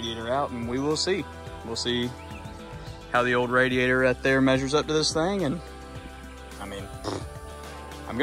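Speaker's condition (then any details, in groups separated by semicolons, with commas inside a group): No condition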